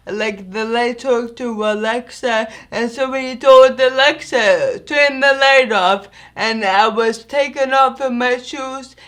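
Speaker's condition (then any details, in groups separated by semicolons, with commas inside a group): Anoxic brain injury; tongue protrusion limited while unresponsive, had speech therapy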